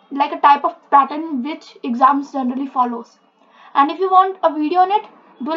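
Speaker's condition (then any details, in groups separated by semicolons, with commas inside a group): No condition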